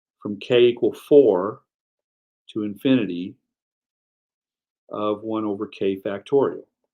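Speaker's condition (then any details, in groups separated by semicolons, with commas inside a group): No condition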